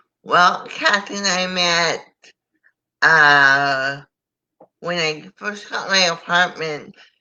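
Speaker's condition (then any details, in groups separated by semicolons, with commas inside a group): Cerebral palsy; power chair full-time, can transfer independently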